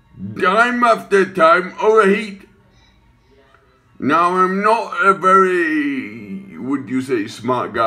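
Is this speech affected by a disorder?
Yes: acquired brain injury, ataxia.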